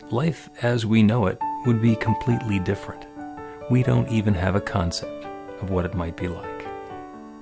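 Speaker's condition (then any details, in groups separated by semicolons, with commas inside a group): No condition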